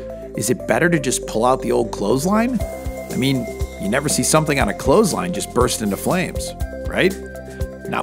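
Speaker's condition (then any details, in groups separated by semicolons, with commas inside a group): No condition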